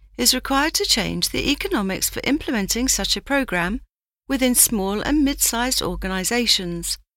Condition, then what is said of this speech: No condition.